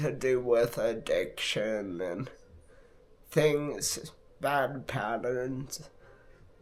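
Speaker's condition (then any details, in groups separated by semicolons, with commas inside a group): Multiple sclerosis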